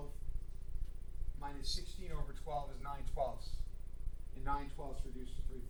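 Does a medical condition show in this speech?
No.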